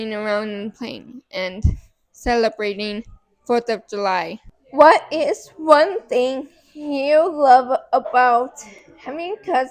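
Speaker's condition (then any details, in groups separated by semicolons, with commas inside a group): Cerebral palsy; affects muscles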